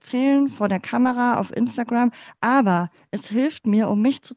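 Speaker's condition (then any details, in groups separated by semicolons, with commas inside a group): Cleft palate; congenital, born in former GDR, infant feeding difficulty, mother's fingers closed palate, palate surgically closed; speaking in front of class or using voice in speech never felt easy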